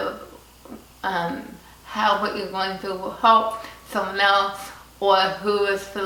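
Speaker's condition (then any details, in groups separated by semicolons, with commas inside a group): Cerebral palsy; speech impediment, most notable aspect of disability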